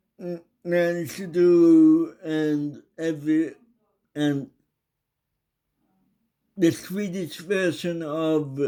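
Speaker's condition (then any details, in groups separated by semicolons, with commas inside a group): Cerebral palsy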